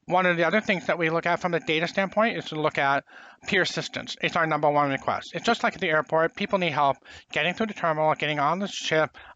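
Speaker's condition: Profound hearing loss, congenital; about 80% in one ear

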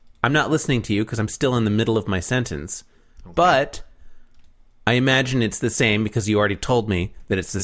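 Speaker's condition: No condition

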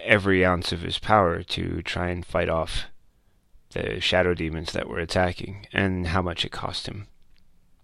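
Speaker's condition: No condition

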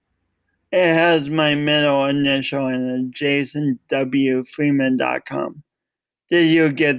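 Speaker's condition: Cerebral palsy; affects voice, speech impediment

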